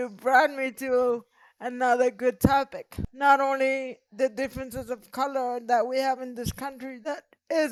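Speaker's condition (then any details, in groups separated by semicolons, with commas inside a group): Cerebral palsy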